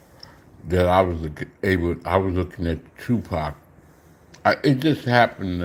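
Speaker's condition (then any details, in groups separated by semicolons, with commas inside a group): Slurred speech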